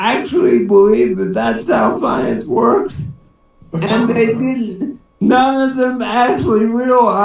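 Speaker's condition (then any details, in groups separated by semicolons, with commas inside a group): Cerebral palsy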